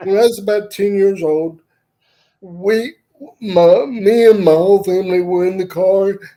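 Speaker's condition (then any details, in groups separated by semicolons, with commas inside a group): Cerebral palsy; wheelchair user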